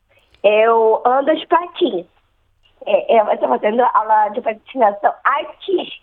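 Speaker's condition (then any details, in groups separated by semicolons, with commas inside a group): Down syndrome; Down syndrome since birth, aged 15, fragile health until about age 10; already talking when small, began stuttering after 2.5-year move to Germany, development somewhat delayed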